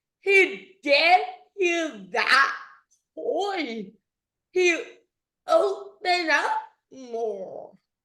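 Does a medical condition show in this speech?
Yes: dystonia.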